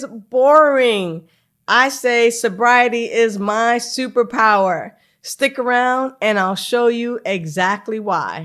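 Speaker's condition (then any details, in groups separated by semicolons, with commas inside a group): No condition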